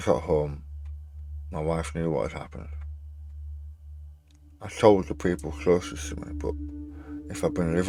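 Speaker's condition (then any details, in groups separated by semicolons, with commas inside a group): Stage 4 tongue cancer; half tongue removed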